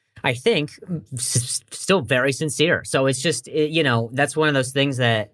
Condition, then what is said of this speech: Stuttering. Here we are 10 years later, and, you know, it's obviously much better, but I've had to change so many things.